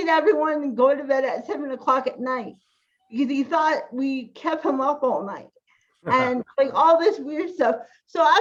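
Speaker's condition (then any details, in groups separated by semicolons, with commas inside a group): Cerebral palsy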